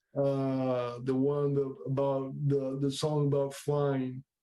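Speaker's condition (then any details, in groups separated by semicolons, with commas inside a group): Cerebral palsy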